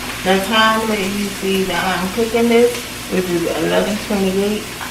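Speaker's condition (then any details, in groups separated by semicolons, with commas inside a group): Cerebral palsy; from birth, left leg affected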